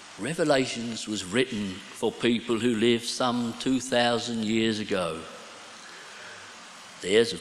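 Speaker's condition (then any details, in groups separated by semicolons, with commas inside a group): No condition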